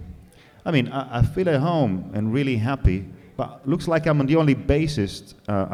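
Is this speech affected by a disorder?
No.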